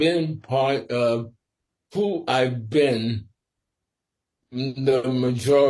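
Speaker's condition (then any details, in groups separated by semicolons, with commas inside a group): Sporadic ALS; must speak slower and carefully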